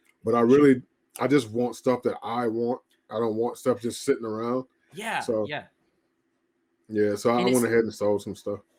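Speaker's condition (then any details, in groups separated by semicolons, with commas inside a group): No condition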